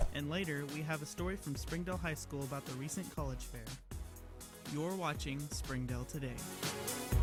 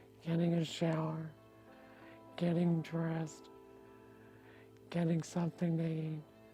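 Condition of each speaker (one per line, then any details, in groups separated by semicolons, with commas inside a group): No condition
ALS; onset in one leg; about three years since diagnosis, limited mobility, cannot drive; speech limited as disease progressed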